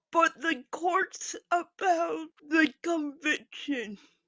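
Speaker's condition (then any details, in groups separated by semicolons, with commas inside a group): Physical speech impairment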